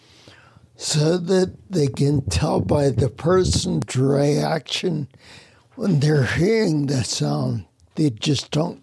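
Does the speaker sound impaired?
Yes: spinocerebellar ataxia; speech impediment.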